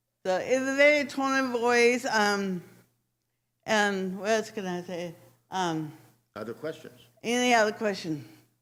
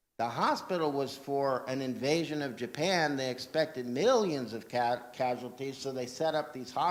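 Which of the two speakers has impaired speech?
The first: cerebral palsy; from birth, brain damage, left side weak; speech impediment, extensive speech therapy for pronunciation.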